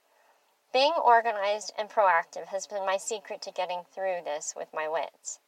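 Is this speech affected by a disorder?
Yes: bilateral cleft lip and palate; congenital; without partial air escapes to nasal passage, mushy unclear speech, could not roll r's, now improved.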